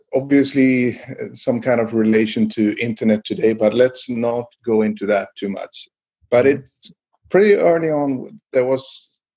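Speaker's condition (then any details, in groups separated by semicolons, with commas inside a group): No condition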